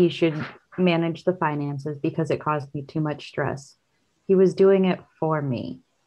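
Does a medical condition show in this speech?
No.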